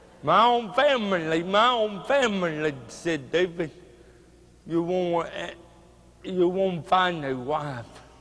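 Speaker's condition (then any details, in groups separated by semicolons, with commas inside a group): Cerebral palsy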